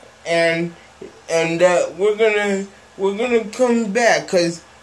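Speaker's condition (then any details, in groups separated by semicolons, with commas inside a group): Cerebral palsy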